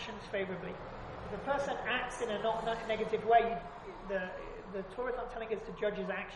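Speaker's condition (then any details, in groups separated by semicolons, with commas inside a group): No condition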